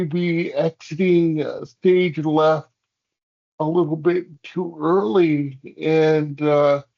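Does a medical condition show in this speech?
Yes: cerebral palsy; hamstring releases.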